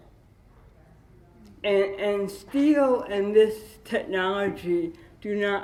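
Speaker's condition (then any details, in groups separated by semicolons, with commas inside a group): Cerebral palsy with dystonia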